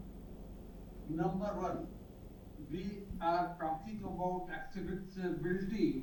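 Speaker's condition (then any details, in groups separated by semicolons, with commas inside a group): Cerebral palsy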